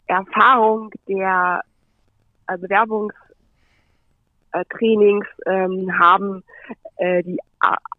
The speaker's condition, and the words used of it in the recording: Stuttering. Und das ist eigentlich immer irgendwie präsent, das Stottern, ja.